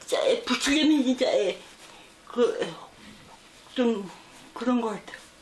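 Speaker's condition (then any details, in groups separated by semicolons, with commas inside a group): Cerebral palsy; affects hands, awkward movements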